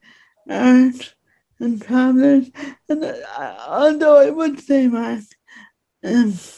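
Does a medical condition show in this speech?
Yes: speech impediment; finds writing easier than speaking.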